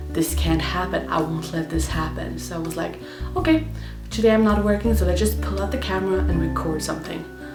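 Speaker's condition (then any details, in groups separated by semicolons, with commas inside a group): No condition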